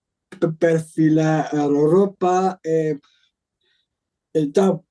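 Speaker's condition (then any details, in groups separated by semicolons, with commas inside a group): Down syndrome; Down syndrome from birth, genetic; attending speech therapy (logopedia) with Sara, prevocational training at association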